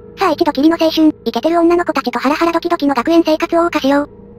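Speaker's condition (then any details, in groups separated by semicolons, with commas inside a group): No condition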